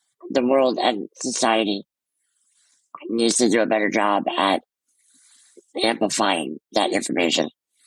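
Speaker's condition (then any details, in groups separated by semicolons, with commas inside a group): Muscular dystrophy; ventilator breathing sounds audible while speaking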